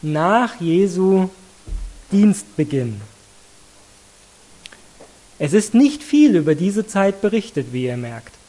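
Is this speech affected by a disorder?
No.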